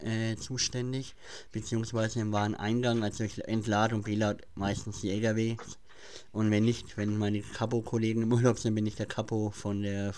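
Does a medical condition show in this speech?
Yes: cleft palate; present since childhood; speech impediment, listeners messaged that he cannot be heard, mimicked at school.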